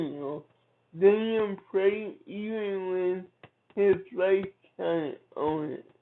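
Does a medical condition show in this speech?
Yes: cerebral palsy; from birth.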